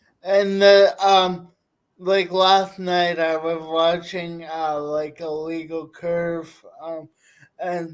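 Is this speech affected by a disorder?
Yes: cerebral palsy.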